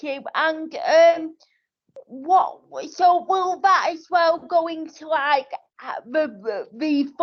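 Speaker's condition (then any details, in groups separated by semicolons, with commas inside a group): Cerebral palsy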